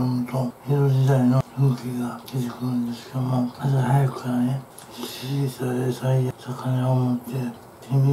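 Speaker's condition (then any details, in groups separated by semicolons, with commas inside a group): Tongue cancer, partial glossectomy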